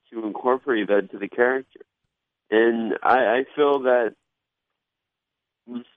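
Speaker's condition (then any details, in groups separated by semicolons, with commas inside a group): Cerebral palsy; mild slur, varies by day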